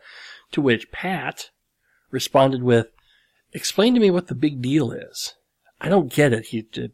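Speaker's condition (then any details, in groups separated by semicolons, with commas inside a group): Cleft lip and palate; series of plastic surgeries for repair, skull bone chips grafted to reconstruct nose around age 12; nose still slightly crooked, large dent in skull at graft site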